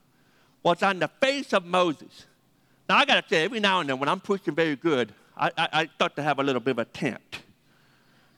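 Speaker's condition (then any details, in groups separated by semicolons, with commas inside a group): Deafness; needs names repeated several times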